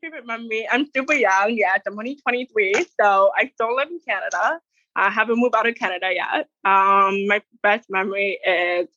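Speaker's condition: Deaf; wears hearing aid

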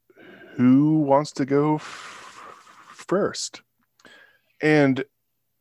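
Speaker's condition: Stuttering; stuttering since childhood, severe in middle and high school, could not get words out, several intensive camps when younger; still stutters, communicating virtually more challenging, more anxiety; word and part-word repetitions, blocks on own name; blocks

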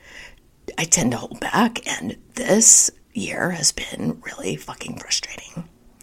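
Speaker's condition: Spasmodic dysphonia; diagnosed seven months ago

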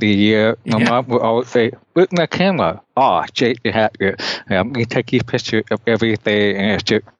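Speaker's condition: Deafness; cannot hear well

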